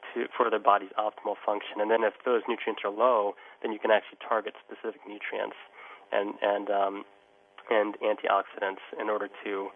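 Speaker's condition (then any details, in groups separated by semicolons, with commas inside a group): No condition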